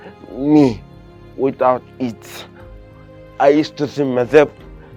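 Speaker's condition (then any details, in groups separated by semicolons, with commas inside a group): Cerebral palsy, severe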